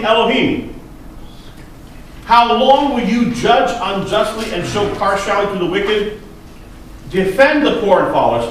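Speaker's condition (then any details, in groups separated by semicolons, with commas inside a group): No condition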